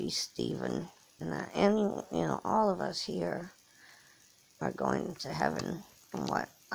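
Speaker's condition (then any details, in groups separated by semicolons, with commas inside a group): Cerebral palsy; from birth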